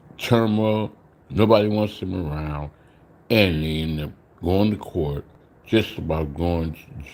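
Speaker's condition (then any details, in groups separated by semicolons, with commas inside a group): Slurred speech; still slurs words occasionally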